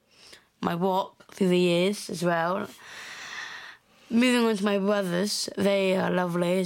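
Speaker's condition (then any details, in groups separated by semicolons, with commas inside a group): Down syndrome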